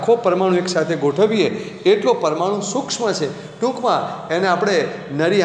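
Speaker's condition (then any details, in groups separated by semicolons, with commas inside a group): No condition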